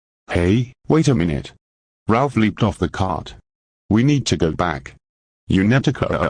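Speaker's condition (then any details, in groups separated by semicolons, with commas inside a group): No condition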